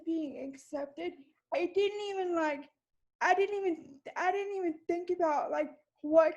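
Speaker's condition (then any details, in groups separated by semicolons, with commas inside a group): Cerebral palsy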